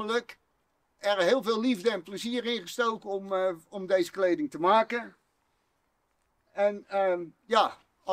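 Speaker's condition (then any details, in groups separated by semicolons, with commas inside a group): No condition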